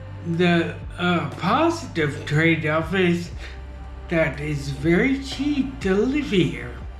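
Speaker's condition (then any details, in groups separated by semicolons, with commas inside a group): Traumatic brain injury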